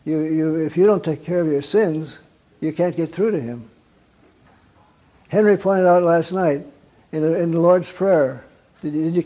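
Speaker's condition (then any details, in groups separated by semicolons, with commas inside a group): Parkinson's; wakes at night, gets up around 3 am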